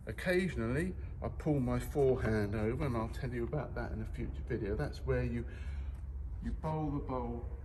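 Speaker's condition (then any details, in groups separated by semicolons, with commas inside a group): No condition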